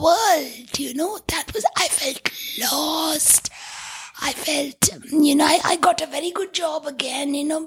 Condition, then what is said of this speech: Tracheostomy. See, I have to use a finger. I have to block this hole and only then there's audibility.